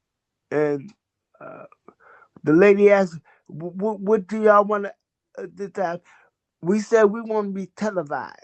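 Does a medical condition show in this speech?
Yes: cerebral palsy.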